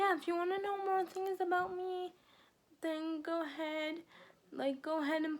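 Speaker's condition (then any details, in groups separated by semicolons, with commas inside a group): Quadriplegic cerebral palsy; spastic quadriplegic type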